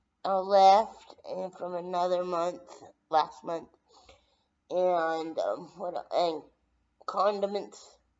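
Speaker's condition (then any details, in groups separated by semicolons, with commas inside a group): Brain injury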